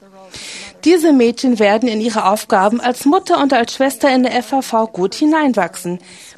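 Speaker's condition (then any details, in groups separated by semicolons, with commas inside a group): No condition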